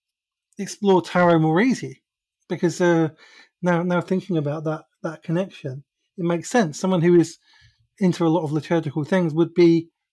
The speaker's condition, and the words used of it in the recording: No condition.